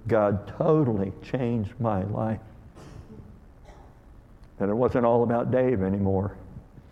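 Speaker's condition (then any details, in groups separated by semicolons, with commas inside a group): Cleft lip and palate; called hair lip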